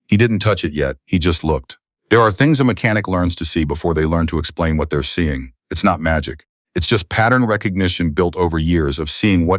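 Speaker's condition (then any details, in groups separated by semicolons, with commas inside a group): No condition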